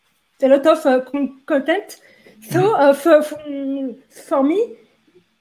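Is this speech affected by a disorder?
Yes: stuttering; led to rejection from computer science master's program; here repeated sounds, prolonged sounds.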